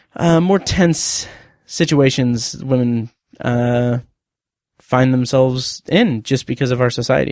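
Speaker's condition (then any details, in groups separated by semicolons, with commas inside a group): No condition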